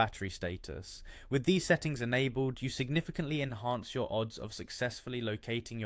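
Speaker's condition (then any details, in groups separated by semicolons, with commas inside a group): No condition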